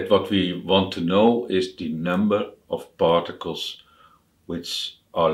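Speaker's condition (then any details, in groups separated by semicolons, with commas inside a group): No condition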